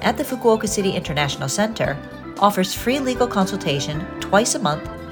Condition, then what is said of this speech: None; typical speech.